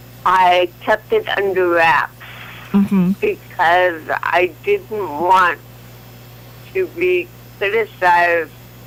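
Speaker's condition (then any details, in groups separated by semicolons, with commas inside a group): Cerebral palsy; from birth, leg spasticity; neck Botox injections every 3 months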